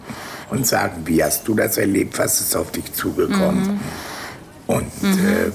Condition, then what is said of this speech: Laryngectomy. Ich habe prinzipiell nach 8 Tagen wieder gegessen und war am 11. Tag zu Hause, habe gesprochen wie heute.